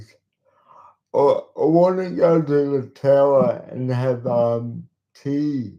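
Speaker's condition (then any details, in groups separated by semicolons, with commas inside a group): Cerebral palsy; talks slowly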